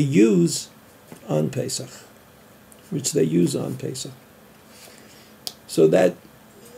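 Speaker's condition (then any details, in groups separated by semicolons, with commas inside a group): No condition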